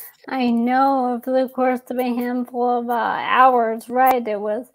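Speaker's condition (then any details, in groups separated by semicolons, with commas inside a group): ALS; young onset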